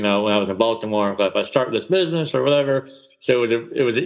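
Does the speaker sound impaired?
Yes: cleft palate; congenital cleft palate, multiple surgeries; speech impediment in childhood, speech therapy after moving south, others mocked way of talking.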